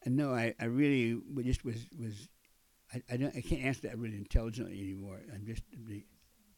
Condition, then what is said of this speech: Stuttering. But then I was really, I stuttered just 100% almost.